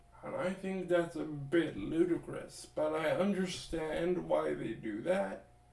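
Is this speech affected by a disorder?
Yes: cerebral palsy; limbs affected.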